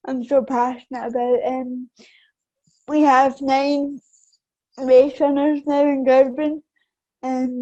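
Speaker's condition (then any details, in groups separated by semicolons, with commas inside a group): Cerebral palsy; affects balance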